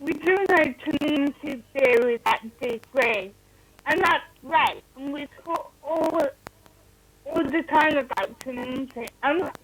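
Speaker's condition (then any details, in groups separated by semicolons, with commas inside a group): Cerebral palsy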